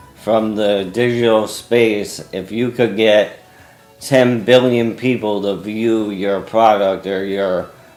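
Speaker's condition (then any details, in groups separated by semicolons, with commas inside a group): ALS; arms too weak to use, young-adult onset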